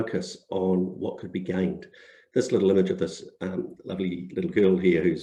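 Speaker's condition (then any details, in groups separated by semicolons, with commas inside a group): No condition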